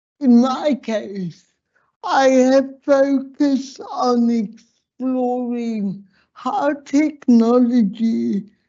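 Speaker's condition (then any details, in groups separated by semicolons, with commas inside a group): Slurred speech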